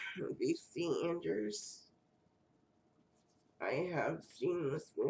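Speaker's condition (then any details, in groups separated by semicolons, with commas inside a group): Cerebral palsy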